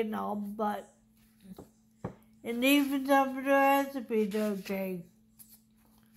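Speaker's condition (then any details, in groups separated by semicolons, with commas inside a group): Traumatic brain injury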